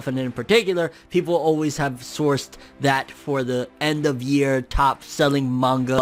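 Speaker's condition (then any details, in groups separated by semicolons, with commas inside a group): No condition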